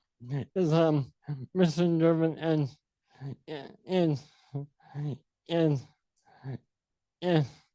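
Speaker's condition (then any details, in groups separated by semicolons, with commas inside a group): Sporadic ALS; diagnosed at age 32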